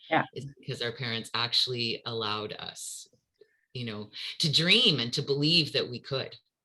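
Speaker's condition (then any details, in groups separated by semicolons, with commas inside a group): No condition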